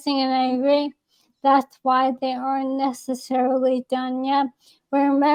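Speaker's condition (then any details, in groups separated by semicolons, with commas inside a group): ALS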